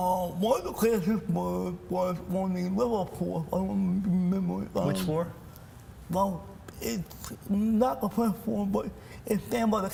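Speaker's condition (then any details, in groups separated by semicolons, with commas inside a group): Cerebral palsy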